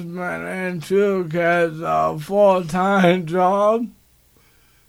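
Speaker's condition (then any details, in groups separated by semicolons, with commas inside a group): ALS; speech impairment noticed before diagnosis, prompted doctor visit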